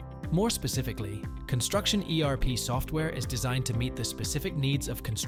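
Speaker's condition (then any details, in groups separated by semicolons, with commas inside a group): No condition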